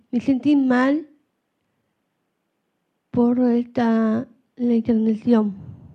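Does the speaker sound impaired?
Yes: Down syndrome; speaks Spanish, English interpretation given after her lines.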